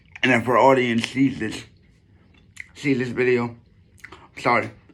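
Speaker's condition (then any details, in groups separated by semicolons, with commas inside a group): Cerebral palsy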